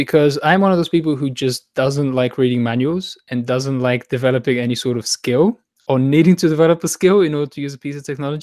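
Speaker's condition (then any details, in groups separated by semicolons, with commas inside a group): No condition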